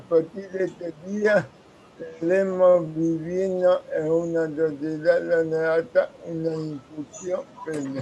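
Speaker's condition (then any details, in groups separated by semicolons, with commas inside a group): Cerebral palsy; speaks as if with potato in mouth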